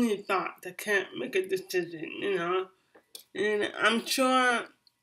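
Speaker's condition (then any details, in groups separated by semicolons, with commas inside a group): Cerebral palsy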